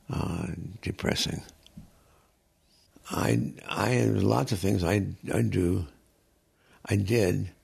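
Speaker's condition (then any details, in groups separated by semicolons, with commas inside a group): Progressive supranuclear palsy; progressive degenerative condition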